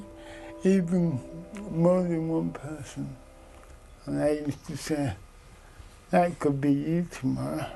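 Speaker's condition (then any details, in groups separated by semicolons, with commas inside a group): Cerebral palsy; spastic type, walking predicted impossible in childhood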